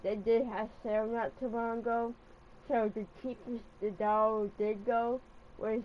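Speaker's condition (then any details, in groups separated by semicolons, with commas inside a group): Cerebral palsy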